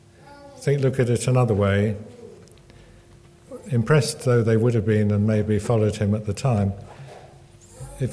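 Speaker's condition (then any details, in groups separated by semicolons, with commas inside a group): Parkinson's; Parkinson's exercise programmes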